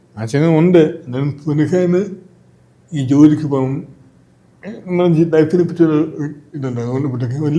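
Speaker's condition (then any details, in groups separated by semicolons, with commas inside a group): Cerebral palsy; from birth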